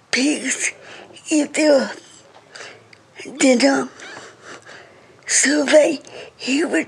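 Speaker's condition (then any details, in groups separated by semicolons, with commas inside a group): Cerebral palsy; speech affected, reading very slow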